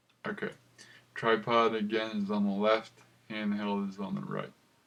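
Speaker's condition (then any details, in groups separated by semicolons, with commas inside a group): Cerebral palsy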